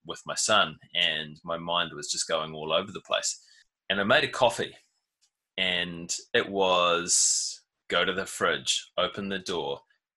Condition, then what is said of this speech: None; typical speech.